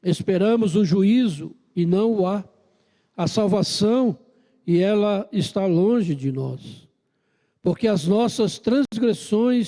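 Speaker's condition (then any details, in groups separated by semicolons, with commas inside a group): No condition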